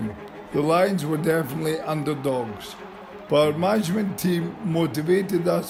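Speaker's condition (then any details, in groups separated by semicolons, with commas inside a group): Motor neurone disease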